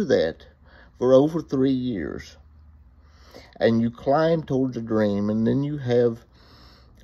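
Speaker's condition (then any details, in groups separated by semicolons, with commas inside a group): Cerebral palsy; from birth, wheelchair user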